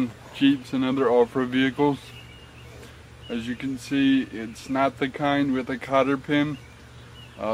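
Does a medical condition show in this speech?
Yes: cerebral palsy; affects gait and walking.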